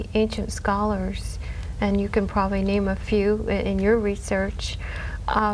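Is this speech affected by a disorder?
No.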